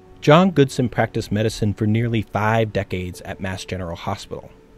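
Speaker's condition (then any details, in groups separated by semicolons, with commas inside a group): No condition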